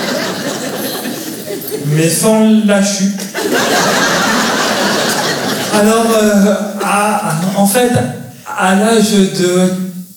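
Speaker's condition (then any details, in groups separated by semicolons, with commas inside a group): Stuttering; stuttering since childhood, at age 4 misdiagnosed as Gilles de la Tourette by psychiatrist; trouble getting the word alors out as child, exaggerated stutter when questioned at school; prolonged sounds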